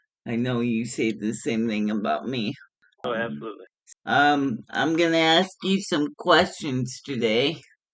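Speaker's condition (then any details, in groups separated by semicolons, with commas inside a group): Cerebral palsy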